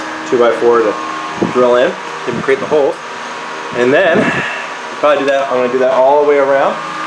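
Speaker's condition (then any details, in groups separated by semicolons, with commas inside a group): No condition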